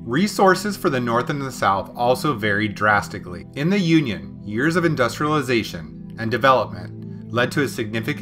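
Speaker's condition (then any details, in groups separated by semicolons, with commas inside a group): No condition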